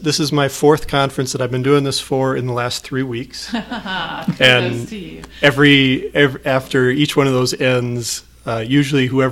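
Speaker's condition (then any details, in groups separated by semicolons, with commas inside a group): No condition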